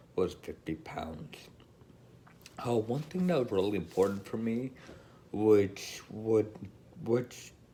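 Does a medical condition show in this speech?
Yes: Friedreich's ataxia; uses wheelchair, tires quickly.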